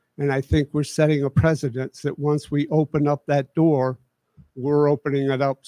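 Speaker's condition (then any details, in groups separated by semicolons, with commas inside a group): No condition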